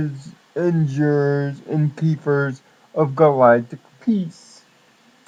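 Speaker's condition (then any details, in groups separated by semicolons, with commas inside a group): Cerebral palsy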